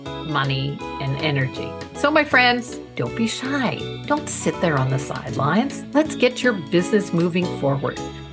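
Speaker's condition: No condition

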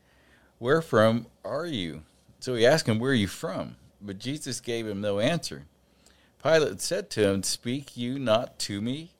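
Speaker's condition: No condition

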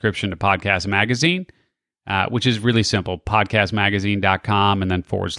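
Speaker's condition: No condition

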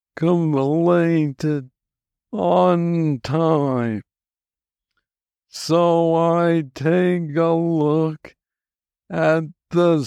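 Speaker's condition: Parkinson's disease, young onset

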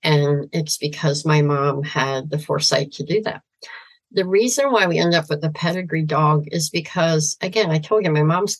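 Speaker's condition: Severe cleft palate, cleft lip and palate

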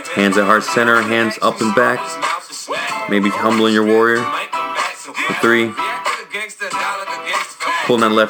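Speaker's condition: No condition

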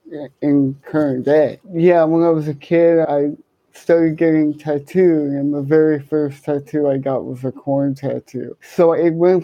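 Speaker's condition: Cerebral palsy; congenital, left-sided hemiplegia, speech and coordination

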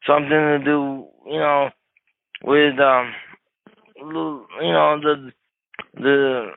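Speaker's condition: Cerebral palsy; wheelchair user

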